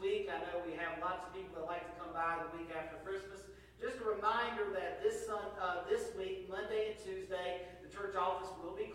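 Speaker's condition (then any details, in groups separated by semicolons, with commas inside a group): No condition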